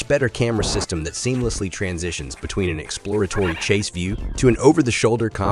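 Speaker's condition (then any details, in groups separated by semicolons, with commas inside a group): No condition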